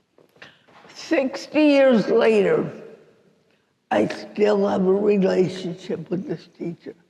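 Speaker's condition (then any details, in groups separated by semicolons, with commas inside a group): Cerebral palsy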